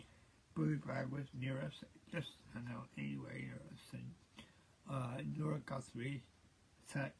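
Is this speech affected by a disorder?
Yes: cerebral palsy; present since birth.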